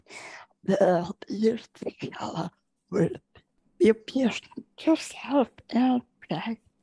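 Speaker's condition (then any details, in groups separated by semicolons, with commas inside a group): Generalized dystonia; generalized, leg weakness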